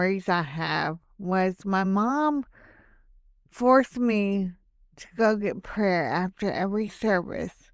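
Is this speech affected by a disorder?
Yes: hemiplegic cerebral palsy.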